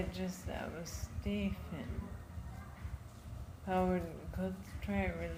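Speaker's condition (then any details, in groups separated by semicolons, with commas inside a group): Friedreich's ataxia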